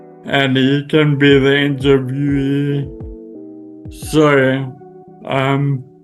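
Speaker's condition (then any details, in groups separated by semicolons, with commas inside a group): Friedreich's ataxia; spasticity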